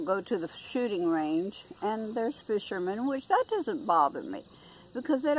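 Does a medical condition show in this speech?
No.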